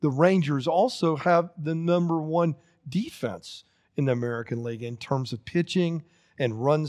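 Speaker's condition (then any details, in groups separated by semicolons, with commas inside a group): No condition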